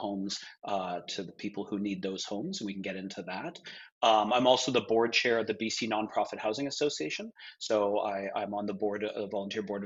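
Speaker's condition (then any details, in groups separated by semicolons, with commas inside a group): No condition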